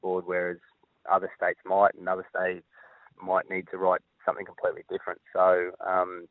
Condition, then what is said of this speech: None; typical speech.